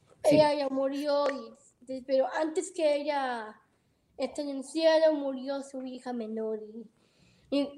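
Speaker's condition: Down syndrome; present from birth, heart surgery

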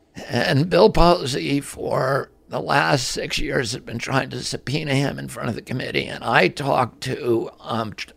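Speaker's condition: Spasmodic dystonia; voice affected

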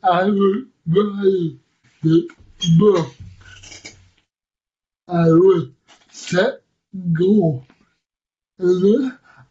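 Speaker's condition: Cerebral palsy; audiences initially unsure they can understand speech

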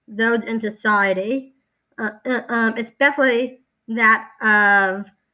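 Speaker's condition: Down syndrome

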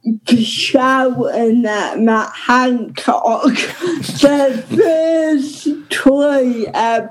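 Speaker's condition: Ataxic cerebral palsy; no breathing for 17 minutes

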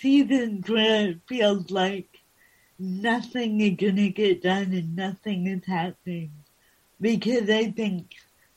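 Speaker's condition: Cerebral palsy

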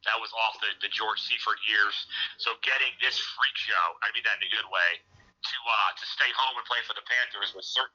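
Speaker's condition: No condition

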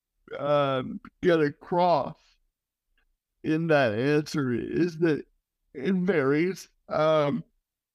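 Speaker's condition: Cerebral palsy

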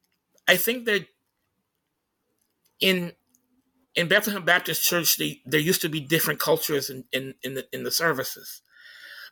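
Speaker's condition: Stutter; repeated sounds, repeated words, prolonged sounds, blocks

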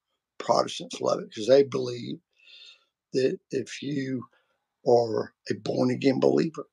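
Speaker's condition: Vocal cord surgery; multiple vocal cord surgeries

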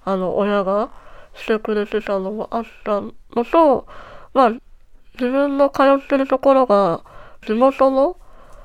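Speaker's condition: Treacher Collins syndrome, cleft palate; congenital, underdeveloped cheekbones, jaw and facial bones, incompletely formed ears; may be hard to understand due to cleft palate

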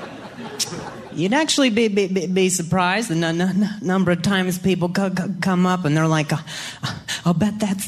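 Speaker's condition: Stuttering; mentioned at start of every show; stuttering during show; stuttered speech, listeners sometimes assume voice is faked; repeated sounds, prolonged sounds, blocks

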